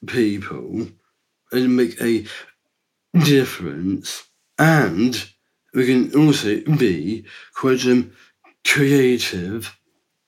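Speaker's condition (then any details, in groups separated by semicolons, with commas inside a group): Down syndrome; three copies of chromosome 21, from birth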